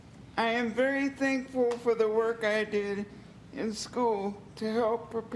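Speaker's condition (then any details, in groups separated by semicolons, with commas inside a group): Cerebral palsy; physical limitations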